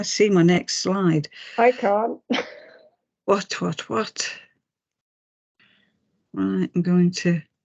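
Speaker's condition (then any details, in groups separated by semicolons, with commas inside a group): No condition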